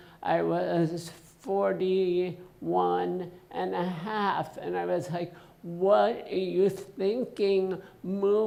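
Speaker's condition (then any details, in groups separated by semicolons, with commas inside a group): Essential tremor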